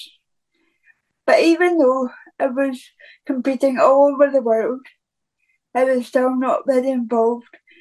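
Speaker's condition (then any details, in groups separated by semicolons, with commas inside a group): Cerebral palsy; present from birth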